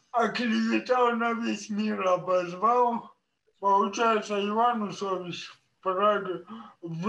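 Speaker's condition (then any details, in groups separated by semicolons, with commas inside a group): Cerebral palsy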